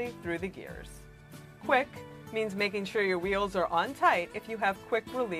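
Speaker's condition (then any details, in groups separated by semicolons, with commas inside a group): No condition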